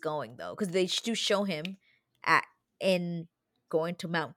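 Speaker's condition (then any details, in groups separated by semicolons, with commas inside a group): No condition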